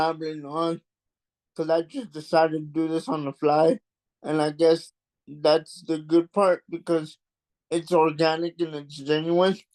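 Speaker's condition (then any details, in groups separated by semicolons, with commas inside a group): Cerebral palsy; mild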